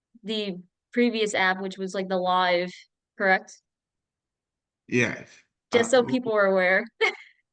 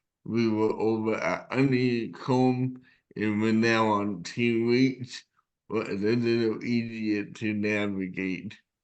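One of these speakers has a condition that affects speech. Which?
The second: cerebral palsy; present from birth.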